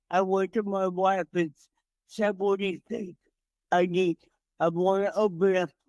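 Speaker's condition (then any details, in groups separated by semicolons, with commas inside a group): Cerebral palsy; from birth, entire left side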